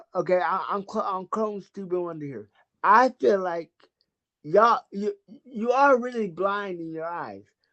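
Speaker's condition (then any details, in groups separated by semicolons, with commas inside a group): Cerebral palsy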